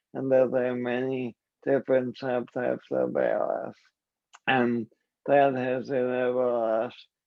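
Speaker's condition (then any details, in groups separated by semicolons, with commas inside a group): ALS; voice and hands affected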